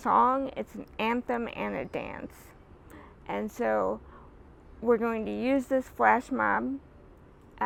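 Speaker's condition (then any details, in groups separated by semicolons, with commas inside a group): Cerebral palsy; spasticity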